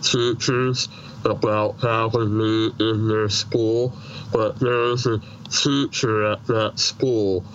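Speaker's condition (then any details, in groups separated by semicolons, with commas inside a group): Treacher Collins syndrome, severe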